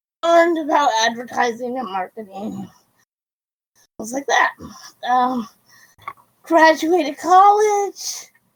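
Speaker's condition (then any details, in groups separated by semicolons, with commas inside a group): Cerebral palsy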